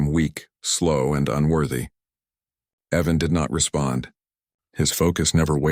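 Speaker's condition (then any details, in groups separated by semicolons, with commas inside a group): No condition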